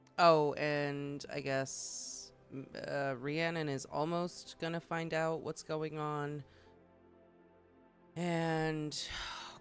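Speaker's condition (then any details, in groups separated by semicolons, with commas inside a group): No condition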